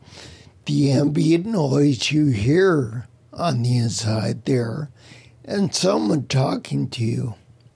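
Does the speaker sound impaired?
Yes: spinocerebellar ataxia; speech impediment.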